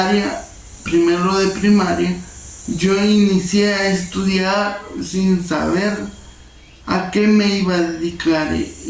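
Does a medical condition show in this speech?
Yes: cerebral palsy.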